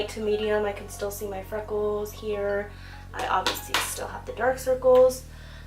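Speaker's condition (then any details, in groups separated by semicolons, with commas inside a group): No condition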